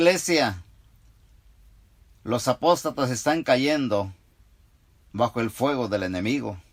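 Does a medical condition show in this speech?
No.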